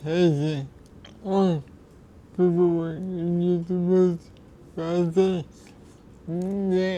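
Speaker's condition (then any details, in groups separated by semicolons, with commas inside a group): Cerebral palsy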